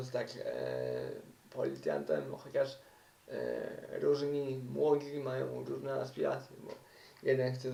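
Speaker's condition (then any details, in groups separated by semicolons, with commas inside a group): Cerebral palsy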